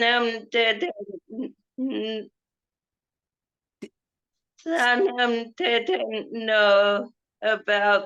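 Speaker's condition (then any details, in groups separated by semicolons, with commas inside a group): Cerebral palsy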